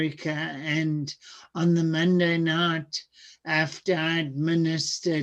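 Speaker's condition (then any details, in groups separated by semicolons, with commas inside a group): Cerebral palsy; severe birth complications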